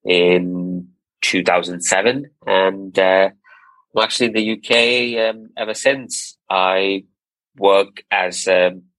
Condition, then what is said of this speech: Stuttering. I wanted to cut down, you know, like all these filler words.